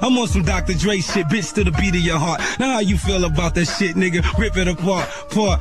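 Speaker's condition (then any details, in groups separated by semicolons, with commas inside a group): No condition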